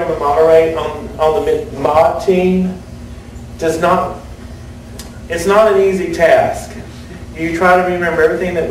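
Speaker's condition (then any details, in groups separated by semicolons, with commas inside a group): No condition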